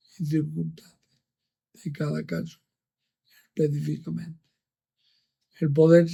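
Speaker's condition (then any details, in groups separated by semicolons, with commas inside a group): ALS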